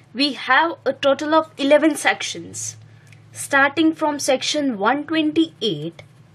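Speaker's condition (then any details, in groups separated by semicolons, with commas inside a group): No condition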